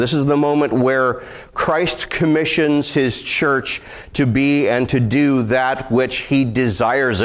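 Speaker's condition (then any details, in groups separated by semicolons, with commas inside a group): No condition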